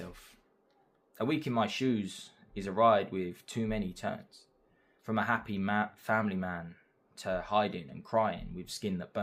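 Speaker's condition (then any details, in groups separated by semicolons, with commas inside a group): No condition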